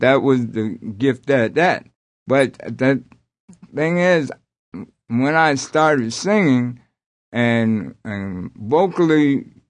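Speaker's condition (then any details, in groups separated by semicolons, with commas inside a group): Aphasia after strokes; had to repeat everything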